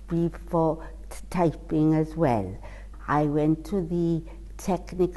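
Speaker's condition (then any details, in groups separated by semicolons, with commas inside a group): Cerebral palsy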